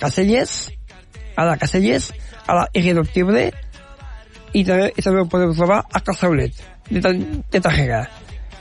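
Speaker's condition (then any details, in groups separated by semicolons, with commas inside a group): Down syndrome; genetic condition, learned of it gradually from parents in childhood; adult; speaks confidently on radio and in public, communicates ideas well, less nervous than many guests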